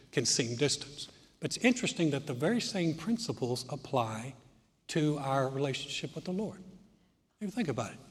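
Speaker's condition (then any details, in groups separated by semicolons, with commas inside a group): No condition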